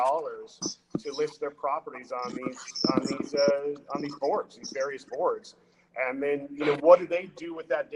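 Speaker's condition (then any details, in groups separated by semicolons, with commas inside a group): No condition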